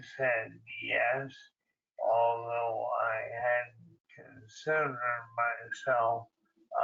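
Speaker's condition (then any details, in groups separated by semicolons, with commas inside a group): ALS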